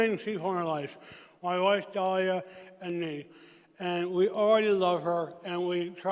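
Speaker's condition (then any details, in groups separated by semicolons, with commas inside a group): Traumatic brain injury; emergency tracheotomy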